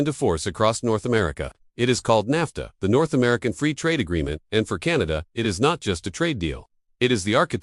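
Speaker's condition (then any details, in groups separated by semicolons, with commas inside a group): No condition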